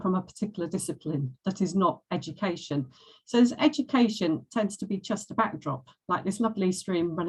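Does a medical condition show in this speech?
No.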